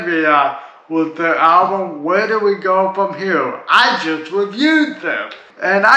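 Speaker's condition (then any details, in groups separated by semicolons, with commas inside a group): Cerebral palsy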